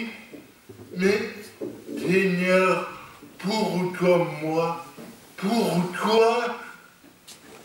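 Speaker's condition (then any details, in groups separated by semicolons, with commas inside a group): Cerebral palsy; lifelong, non-progressive; stable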